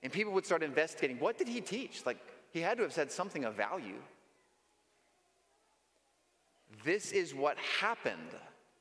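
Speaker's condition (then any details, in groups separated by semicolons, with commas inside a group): No condition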